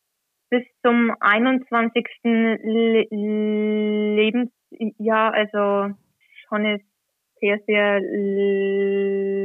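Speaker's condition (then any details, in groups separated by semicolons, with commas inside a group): Stuttering; covert stuttering, noticed around age 10, hidden until age 21; reading aloud not stutter-free, anticipates problem words, once hid by word switching and fillers, avoided t-words at school; blocks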